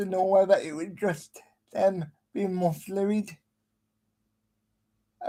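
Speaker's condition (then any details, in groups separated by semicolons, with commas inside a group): Cerebral palsy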